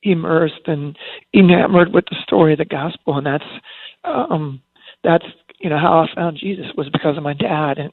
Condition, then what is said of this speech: Spasmodic dysphonia. My voice doesn't work and it hasn't gotten any better. In fact, it's probably gotten about a little bit worse, but it stays close to the same.